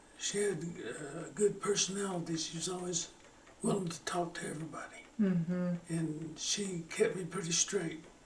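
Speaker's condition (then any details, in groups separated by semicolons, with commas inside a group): Parkinson's; slowing down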